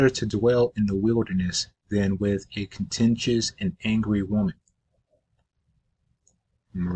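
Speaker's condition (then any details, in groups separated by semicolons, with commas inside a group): No condition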